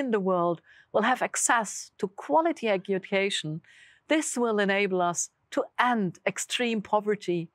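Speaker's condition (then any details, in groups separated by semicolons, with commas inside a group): No condition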